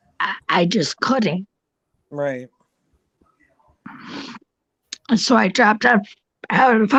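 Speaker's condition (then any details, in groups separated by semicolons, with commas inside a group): Cerebral palsy; tracheotomy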